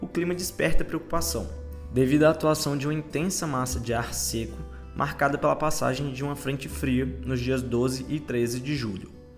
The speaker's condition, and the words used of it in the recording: None; typical speech.